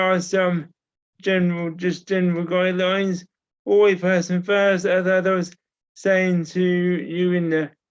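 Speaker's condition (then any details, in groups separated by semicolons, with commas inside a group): Cerebral palsy; from birth, uses wheelchair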